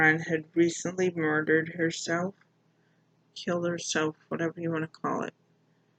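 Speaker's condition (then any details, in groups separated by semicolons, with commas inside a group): Mild cerebral palsy; mild, birth injury, affects legs, cannot stand long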